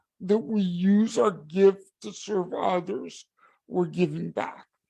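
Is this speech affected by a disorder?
Yes: cerebral palsy.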